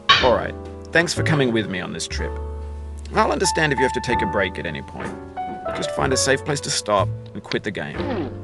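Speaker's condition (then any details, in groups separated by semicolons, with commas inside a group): No condition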